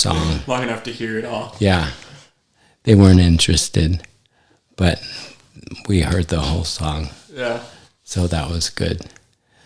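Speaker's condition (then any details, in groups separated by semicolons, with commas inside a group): ALS; affects hand function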